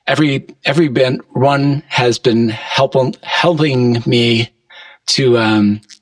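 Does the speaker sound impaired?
Yes: aphasia after stroke; stroke from brain bleed, early right hand weakness, could not wave or hold pencil, breathing tube early; few months after stroke, recovering, daily speech practice with help from others; slow speech, sometimes cannot speak well, initially no speech, relearned words, spelling relatively preserved.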